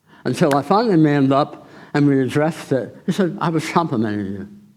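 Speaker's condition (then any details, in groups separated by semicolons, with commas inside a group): Tongue cancer surgery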